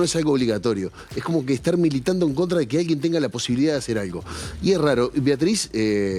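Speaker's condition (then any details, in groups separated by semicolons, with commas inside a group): No condition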